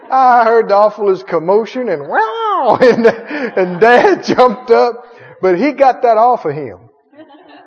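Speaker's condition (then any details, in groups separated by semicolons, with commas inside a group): No condition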